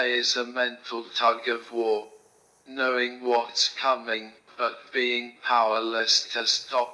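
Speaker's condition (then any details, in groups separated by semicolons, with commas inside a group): Motor neurone disease; speech and breathing affected, cannot breathe unaided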